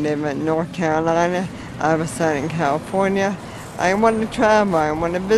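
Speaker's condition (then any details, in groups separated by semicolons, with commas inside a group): ALS; lost use of arms; terminal stage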